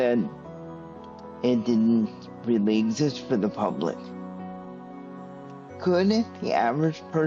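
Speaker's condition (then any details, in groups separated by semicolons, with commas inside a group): Cerebral palsy; stiff muscles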